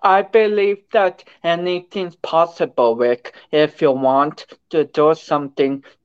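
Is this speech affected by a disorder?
Yes: cerebral palsy; affects speech.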